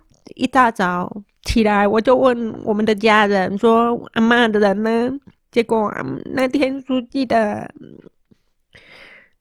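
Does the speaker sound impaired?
Yes: moderate-to-severe hearing loss; hearing aid taken off during recording and held to microphone, then only sees lips moving.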